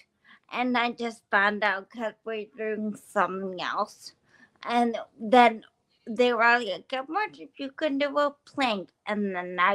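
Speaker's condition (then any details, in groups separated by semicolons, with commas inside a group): Brain injury from boulder; uses wheelchair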